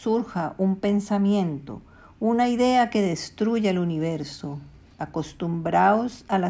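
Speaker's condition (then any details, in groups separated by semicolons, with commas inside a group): No condition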